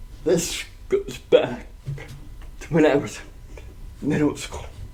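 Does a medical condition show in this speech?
Yes: cerebral palsy.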